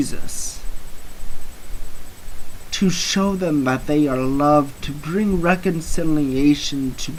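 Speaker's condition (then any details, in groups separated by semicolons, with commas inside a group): Cerebral palsy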